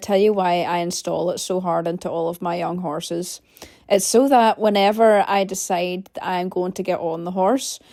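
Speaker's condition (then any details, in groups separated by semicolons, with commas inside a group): No condition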